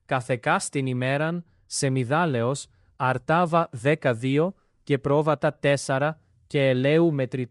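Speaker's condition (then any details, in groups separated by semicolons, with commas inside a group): No condition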